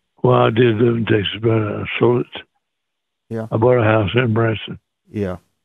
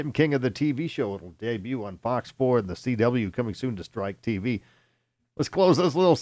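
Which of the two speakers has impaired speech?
The first: Parkinson's disease; brain surgery; uses scooter, cannot walk, recent chest surgery; voice currently weird.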